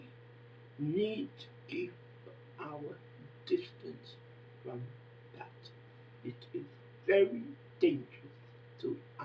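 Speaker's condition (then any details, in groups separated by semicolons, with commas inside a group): Facial palsy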